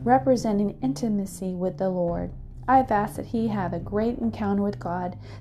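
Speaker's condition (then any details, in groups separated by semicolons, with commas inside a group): No condition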